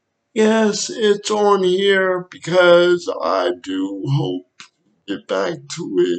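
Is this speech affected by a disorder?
Yes: cerebral palsy.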